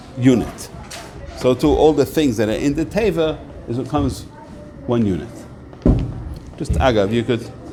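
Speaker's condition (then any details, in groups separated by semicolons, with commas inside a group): No condition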